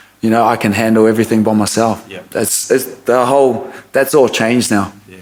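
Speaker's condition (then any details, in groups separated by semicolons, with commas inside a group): No condition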